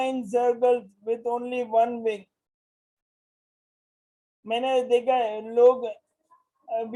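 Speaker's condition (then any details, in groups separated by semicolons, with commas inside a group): Motor neurone disease; voice strong and loud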